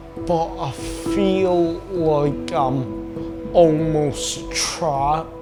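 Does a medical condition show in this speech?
Yes: acquired brain injury; car accident, severe arm tremor, affected hand unused; 7 years since injury, tremor worsened, medications ineffective.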